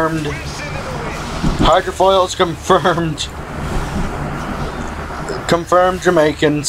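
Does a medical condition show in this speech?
No.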